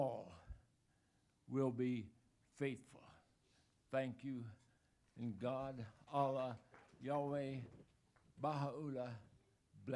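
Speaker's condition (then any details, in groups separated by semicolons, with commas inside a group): ALS; body weakening, 2 years since onset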